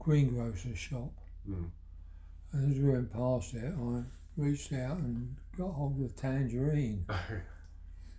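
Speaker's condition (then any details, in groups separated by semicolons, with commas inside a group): Parkinson's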